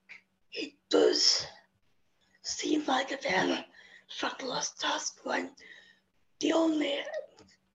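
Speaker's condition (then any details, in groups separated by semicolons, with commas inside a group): Spastic quadriplegic cerebral palsy; needs help with most physical tasks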